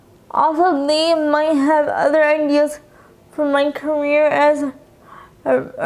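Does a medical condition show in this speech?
Yes: cerebral palsy, spastic quadriplegic.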